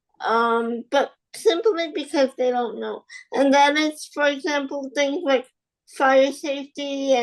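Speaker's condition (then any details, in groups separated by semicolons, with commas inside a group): Spastic quadriplegic cerebral palsy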